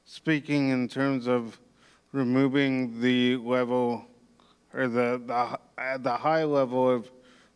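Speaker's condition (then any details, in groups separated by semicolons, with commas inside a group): Cerebral palsy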